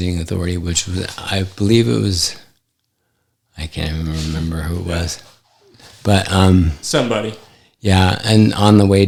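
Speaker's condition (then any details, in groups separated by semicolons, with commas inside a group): ALS; affects hand function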